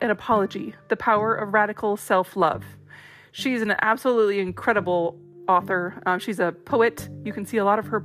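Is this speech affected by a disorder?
No.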